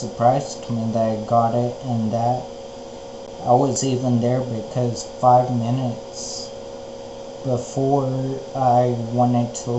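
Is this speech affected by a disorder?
Yes: spinocerebellar ataxia.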